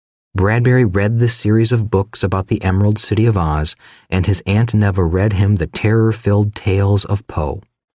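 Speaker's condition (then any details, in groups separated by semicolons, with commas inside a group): No condition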